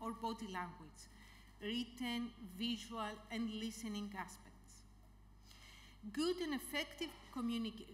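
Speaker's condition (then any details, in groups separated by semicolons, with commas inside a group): No condition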